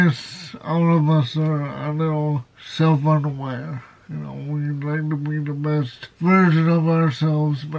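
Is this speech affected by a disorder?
Yes: cerebral palsy; slight speech impairment.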